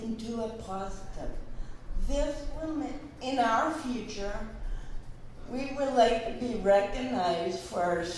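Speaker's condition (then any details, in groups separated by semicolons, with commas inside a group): Cerebral palsy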